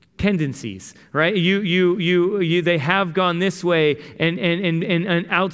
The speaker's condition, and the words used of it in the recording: Stuttering. Actually, something I forgot to say is I have a stutter, so I just want to let you all know that and give you a heads up.